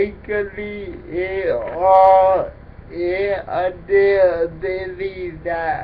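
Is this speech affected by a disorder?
Yes: cerebral palsy; physical disability affecting speech and motor skills; affects speech, talks differently.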